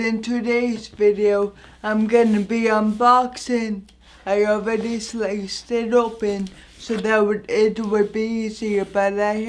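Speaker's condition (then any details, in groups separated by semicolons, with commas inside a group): Anoxic brain injury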